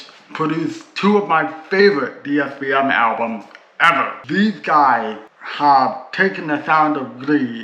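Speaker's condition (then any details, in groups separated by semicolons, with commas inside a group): Cerebral palsy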